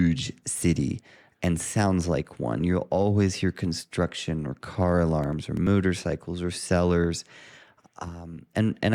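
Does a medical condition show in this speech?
No.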